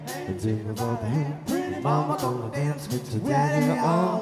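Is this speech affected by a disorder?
No.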